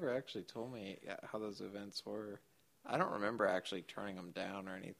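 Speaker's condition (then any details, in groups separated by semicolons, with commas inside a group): Duchenne muscular dystrophy; age 28, past usual life expectancy of 21, stem cell therapy in Costa Rica since about six years ago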